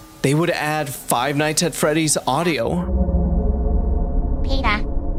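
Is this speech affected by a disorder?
No.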